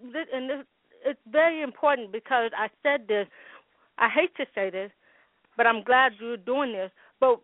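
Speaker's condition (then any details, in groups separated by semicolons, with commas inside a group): Hearing loss with speech impediment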